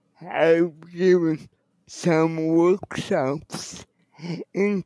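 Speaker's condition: Cerebral palsy; wheelchair user

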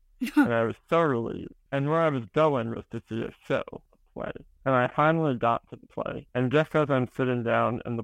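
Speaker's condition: Spinal muscular atrophy

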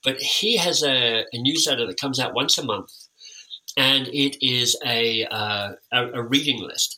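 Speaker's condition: Cleft lip and palate; orthodontic treatment

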